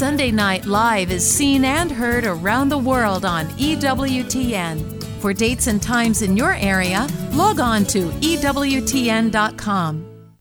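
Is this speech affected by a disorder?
No.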